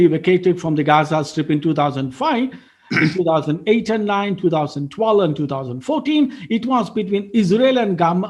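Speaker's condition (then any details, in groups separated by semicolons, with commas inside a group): No condition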